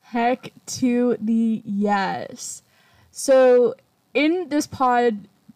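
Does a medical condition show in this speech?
Yes: stuttering; stutter since childhood, speech therapy from kindergarten to seventh grade, speech therapist gave up then; sometimes barely able to speak, word blocks, throat feels closing before groups, crying worsens stutter; here repeated sounds, prolonged sounds.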